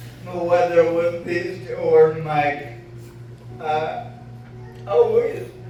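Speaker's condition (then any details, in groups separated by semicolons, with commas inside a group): ALS; voice sounds impaired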